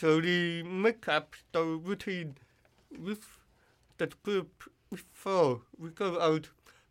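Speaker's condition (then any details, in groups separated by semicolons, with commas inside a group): Hearing loss with cochlear implant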